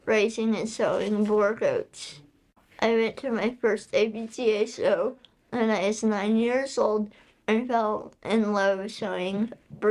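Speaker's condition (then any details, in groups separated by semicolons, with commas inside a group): Muscular dystrophy; from birth, undefined type, severe scoliosis, spinal surgery; wheelchair or carried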